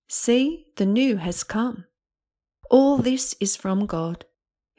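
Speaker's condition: No condition

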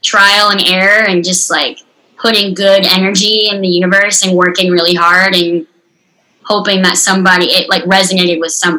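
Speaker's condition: Unilateral cleft lip and palate, severe

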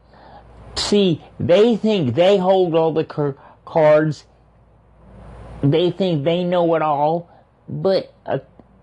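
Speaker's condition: Cerebral palsy; legal blindness

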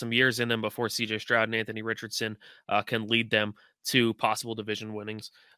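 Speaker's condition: No condition

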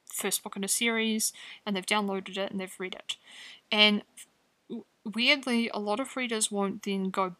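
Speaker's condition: No condition

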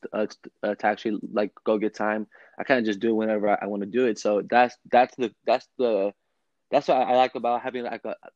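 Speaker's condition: Stutter; stutter since learning to talk, countless speech therapy sessions elementary through high school, never resolved; ongoing stutter when speaking; not when singing, therapy had words sung to Twinkle Little Star rhythm; repeated sounds, repeated words

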